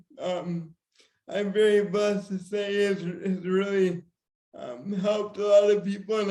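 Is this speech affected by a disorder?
Yes: severe cerebral palsy.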